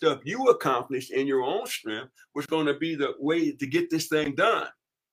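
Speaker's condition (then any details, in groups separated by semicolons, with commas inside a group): No condition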